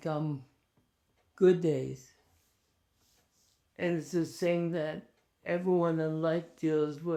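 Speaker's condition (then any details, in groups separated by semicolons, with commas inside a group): ALS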